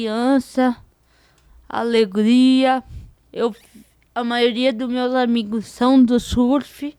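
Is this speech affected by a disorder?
Yes: cerebral palsy; diparetic form.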